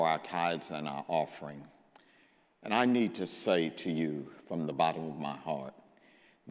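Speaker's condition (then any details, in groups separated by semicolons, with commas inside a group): No condition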